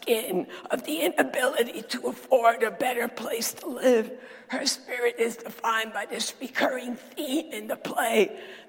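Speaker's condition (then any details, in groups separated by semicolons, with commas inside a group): Dysphonia; not a sore throat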